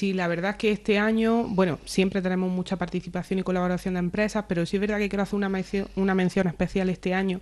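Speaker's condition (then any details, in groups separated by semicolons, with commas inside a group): No condition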